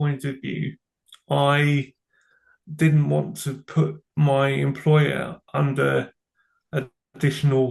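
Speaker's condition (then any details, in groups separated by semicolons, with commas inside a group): Cerebral palsy; from birth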